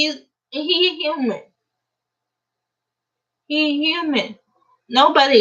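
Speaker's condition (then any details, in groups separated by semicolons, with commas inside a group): Cerebral palsy; uses a wheelchair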